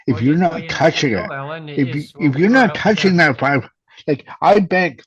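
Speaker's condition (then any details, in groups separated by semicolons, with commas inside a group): Cerebral palsy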